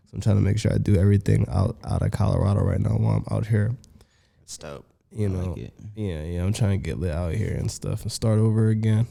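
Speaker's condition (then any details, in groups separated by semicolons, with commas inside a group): No condition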